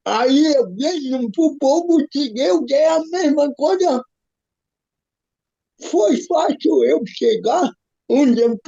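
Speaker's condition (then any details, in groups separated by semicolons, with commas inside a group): Cerebral palsy; physical disability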